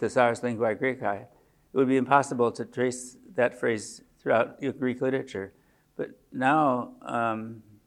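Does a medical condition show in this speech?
Yes: Parkinson's disease; age 74.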